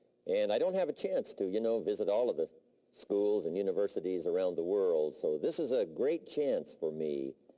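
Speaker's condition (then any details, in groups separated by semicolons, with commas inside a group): No condition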